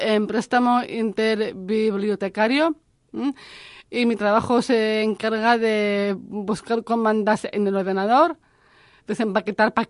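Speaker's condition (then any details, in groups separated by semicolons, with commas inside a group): Down syndrome; intellectual disability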